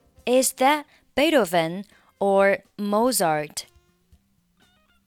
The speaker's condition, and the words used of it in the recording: No condition.